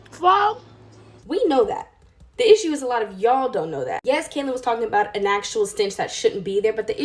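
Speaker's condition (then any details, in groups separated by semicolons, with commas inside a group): No condition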